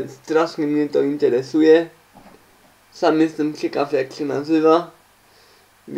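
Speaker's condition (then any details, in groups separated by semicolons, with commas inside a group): Cerebral palsy; uses wheelchair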